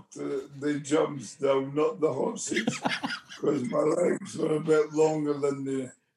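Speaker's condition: Motor neurone disease; about 4 years since diagnosis

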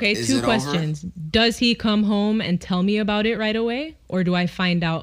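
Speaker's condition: No condition

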